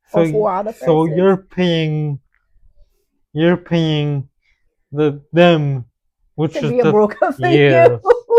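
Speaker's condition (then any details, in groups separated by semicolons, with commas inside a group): Cerebral palsy; with developmental delay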